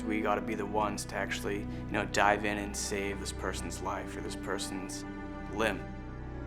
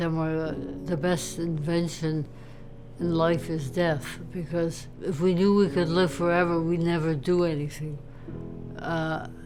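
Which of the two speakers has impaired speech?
The second: ALS; speech, swallowing, breathing main symptoms; speech deterioration, swallowing and breathing difficulties.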